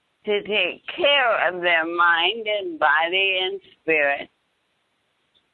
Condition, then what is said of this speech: ALS (motor neuron disease). I asked Larry to join us because my voice has been affected, and he can fill in the details of the early symptom.